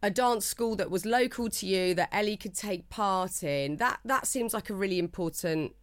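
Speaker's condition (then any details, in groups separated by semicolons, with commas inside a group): No condition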